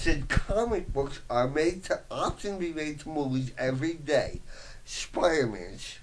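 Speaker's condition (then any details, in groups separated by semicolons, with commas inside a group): Voice box damage, traumatic brain injury; tbi found 3-4 years ago, rehabilitation services, fine motor loss, half lung capacity lost, cannot handwrite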